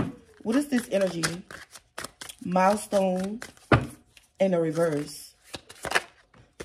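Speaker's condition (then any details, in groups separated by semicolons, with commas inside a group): No condition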